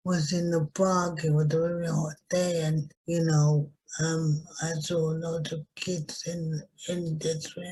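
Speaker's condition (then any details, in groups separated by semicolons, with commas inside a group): Cerebral palsy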